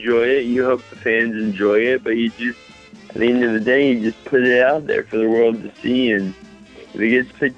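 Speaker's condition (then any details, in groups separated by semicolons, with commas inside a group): Mild cerebral palsy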